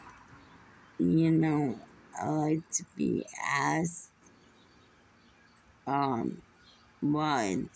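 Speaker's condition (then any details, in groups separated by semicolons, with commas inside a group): Muscular dystrophy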